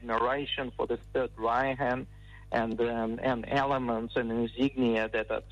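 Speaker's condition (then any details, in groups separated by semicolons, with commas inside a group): No condition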